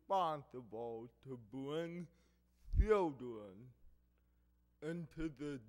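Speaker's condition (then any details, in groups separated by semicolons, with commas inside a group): Cerebral palsy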